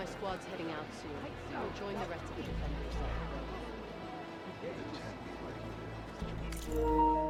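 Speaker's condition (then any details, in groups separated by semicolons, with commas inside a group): No condition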